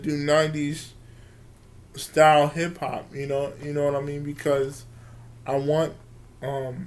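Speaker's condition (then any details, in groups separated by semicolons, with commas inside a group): Cerebral palsy; from birth, wheelchair user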